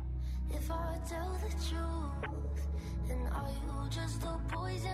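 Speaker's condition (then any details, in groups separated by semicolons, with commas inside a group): No condition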